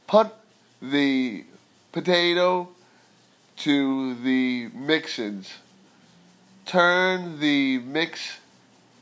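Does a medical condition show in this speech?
Yes: aphasia after stroke; aphasia caused by stroke.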